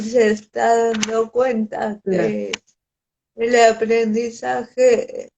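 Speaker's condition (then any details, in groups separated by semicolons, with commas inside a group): Cerebral palsy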